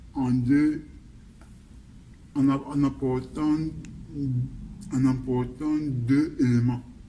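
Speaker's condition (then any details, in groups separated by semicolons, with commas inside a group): Cerebral palsy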